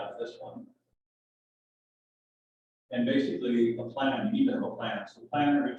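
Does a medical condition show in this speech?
No.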